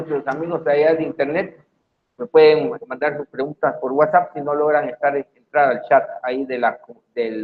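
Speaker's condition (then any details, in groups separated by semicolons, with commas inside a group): No condition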